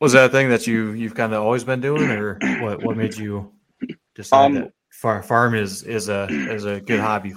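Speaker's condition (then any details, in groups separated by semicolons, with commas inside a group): No condition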